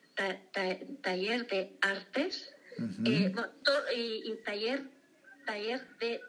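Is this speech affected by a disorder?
Yes: aphasia after stroke; aphasia caused by stroke, husband Carlos recognised it and called emergency, rapid treatment, hands unaffected, cannot write; music helps speech, aphasia choir, home music sessions, theatre and reading workshops with aphasia; difficulty finding names of things, expression sometimes hard, cannot speak as wished, worse at night when tired.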